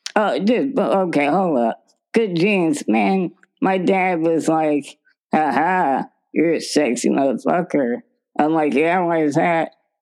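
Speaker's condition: Spinal muscular atrophy; progressive muscle weakness, wheelchair user

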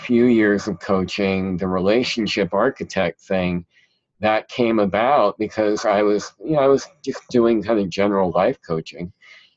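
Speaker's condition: Cleft palate; present since childhood

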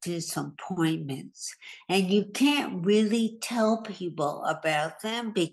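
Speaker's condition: Hemorrhagic stroke; more than a year after stroke

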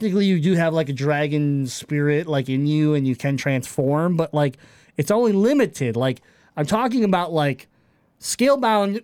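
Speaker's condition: Cleft palate; congenital cleft palate

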